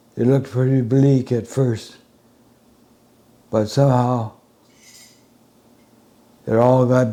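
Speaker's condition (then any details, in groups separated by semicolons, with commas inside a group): Advanced Parkinson's disease, severe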